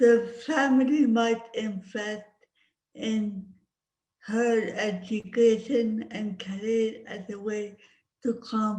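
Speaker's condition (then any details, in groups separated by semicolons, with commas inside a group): Cerebral palsy; speech impediment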